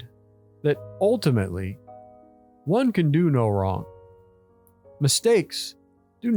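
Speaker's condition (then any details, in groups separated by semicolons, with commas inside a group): No condition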